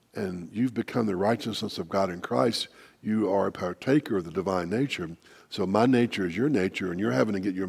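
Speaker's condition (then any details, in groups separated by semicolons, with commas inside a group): No condition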